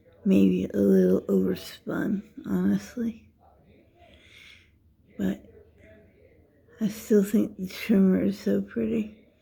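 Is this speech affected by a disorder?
Yes: dystonia; affects how speech sounds.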